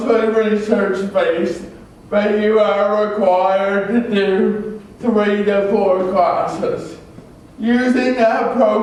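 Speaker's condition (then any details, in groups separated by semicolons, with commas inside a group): Cerebral palsy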